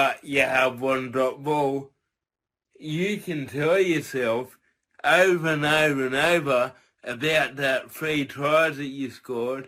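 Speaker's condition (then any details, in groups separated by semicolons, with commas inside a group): Cerebral palsy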